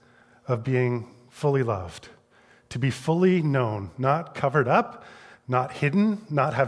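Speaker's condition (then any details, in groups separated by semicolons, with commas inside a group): No condition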